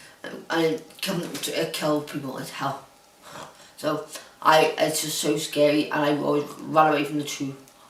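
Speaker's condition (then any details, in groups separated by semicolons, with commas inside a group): Huntington's disease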